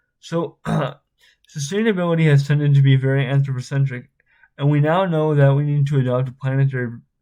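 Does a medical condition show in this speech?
Yes: spastic cerebral palsy.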